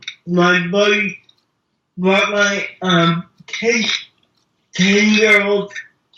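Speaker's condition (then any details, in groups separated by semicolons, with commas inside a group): Cerebral palsy; mild speech impediment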